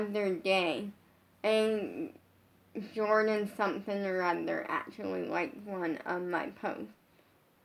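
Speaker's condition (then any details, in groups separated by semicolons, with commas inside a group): Brain injury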